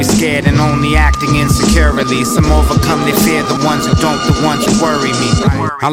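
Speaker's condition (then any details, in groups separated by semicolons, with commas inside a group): No condition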